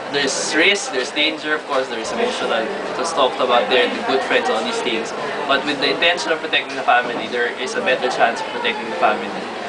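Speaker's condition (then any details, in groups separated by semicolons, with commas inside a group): No condition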